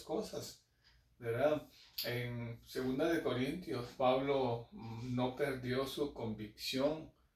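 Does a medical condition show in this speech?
No.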